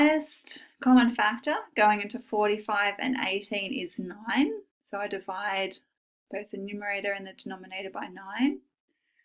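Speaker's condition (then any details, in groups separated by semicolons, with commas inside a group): No condition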